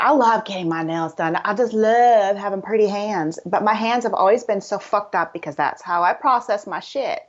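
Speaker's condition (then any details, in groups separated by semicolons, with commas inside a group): No condition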